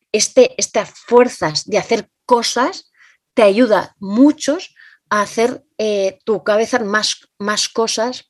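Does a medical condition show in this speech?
Yes: aphasia after stroke; aphasia caused by stroke, hearing intact; about two to three years since stroke; cannot speak well, compares self to tourist at home, cannot write, reading affected.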